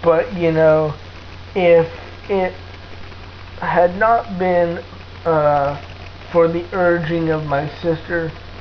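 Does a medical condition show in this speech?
Yes: cerebral palsy.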